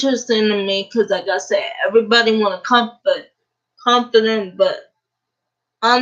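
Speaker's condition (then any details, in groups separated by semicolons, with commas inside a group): Cerebral palsy; uses a wheelchair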